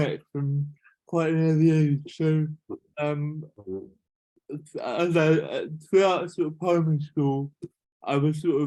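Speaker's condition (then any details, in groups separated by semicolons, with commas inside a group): Cerebral palsy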